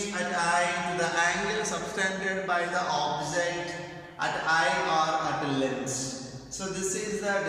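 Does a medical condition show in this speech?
No.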